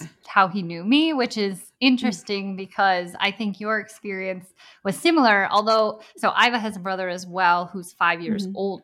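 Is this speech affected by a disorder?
Yes: bilateral cleft lip and palate; congenital, born essentially without palate, unable to breastfeed, infant palatal obturator, multiple surgeries including jaw surgery.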